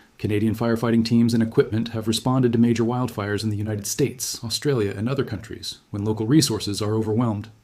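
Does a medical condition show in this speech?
No.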